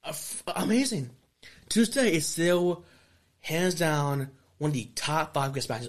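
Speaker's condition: Stutter; stutter since childhood, speech therapist in school; still has a stutter; no stuttering when performing in wrestling ring; prolonged sounds

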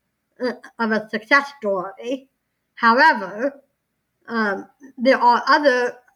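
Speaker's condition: Down syndrome

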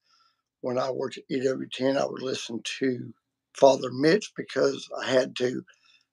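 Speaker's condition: Vocal cord surgery; multiple vocal cord surgeries

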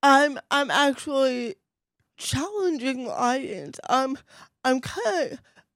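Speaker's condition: Cerebral palsy; incredibly mild case, affects only voice and one hand

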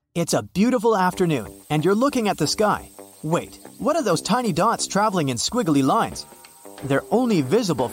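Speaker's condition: No condition

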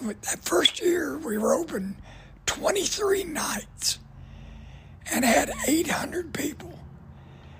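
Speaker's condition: Voice damage from cancer; fighting cancer about 10 years

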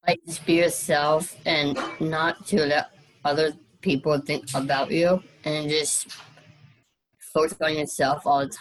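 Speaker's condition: Down syndrome; trisomy 21, heart surgery in childhood, eye surgery, other childhood surgeries, thyroid removed; age 22

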